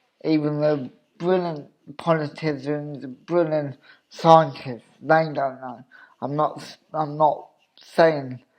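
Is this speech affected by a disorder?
Yes: cerebral palsy; obvious speech impediment.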